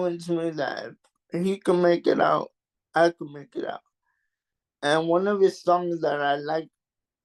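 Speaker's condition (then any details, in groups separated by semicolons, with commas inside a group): Cerebral palsy; mild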